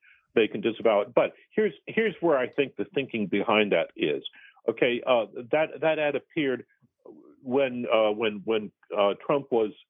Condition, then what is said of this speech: Stuttering. This show has definitely improved my elocution.